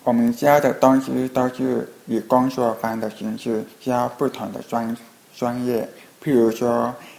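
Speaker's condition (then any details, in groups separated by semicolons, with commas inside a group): Hearing impairment; falls behind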